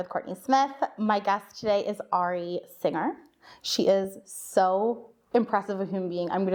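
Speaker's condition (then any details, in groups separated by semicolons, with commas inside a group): No condition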